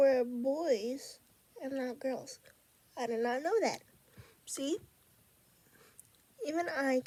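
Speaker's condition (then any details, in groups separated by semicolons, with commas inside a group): Cerebral palsy; unable to walk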